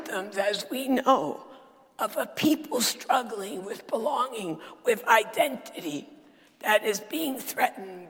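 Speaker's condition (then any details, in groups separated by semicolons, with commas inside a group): Dysphonia; not a sore throat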